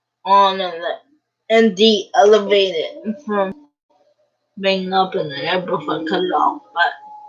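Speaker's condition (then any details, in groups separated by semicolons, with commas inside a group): Cerebral palsy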